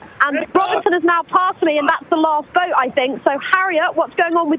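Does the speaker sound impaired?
No.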